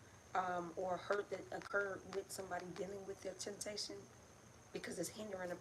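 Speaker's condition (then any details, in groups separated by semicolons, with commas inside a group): No condition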